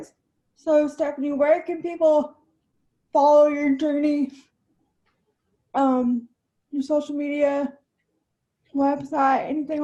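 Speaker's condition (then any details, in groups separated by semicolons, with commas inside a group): Cerebral palsy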